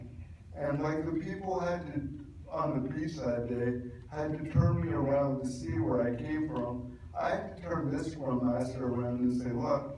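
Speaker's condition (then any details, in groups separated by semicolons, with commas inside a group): Cerebral palsy; could not really talk until age 12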